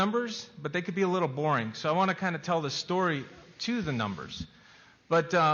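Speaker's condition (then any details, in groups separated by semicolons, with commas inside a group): No condition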